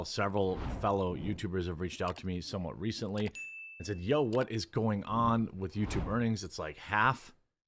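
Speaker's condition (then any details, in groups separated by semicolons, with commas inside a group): No condition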